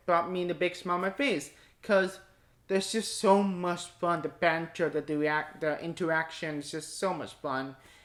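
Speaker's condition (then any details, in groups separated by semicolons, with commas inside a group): No condition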